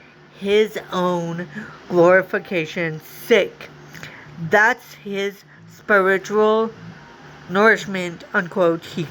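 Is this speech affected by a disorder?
Yes: cerebral palsy.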